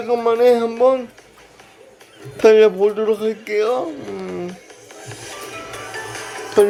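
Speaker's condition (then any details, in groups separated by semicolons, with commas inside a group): Brain lesion disability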